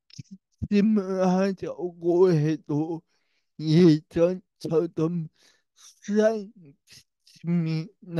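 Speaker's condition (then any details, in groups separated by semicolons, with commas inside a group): Brain lesion disability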